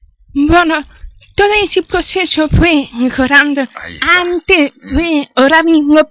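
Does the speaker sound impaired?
Yes: deafness; cochlear implant at age 11 by own choice, secondary school without interpreter.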